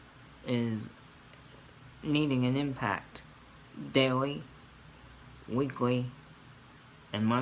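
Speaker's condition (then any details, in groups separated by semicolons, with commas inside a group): Cerebral palsy; scoliosis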